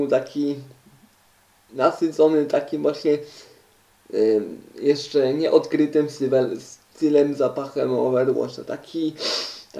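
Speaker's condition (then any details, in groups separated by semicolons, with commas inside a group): Cerebral palsy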